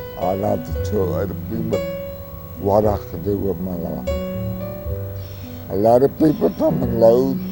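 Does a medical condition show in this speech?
Yes: cerebral palsy; wheelchair user.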